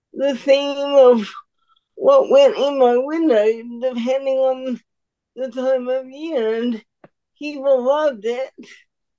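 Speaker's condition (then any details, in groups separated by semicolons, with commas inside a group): Cerebral palsy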